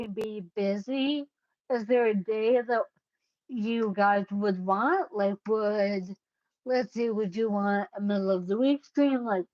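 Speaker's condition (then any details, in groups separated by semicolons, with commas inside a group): Cerebellar ataxia; caused by brain bleed, unsteady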